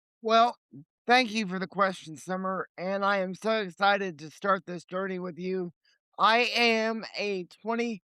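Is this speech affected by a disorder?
Yes: cerebral palsy; limited mobility, legs.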